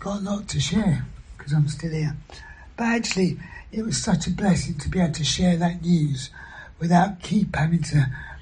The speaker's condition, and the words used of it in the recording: Throat cancer. I've also had three injections in my vocals.